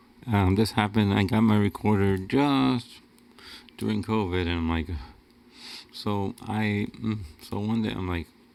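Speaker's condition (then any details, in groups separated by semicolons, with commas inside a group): Cerebral palsy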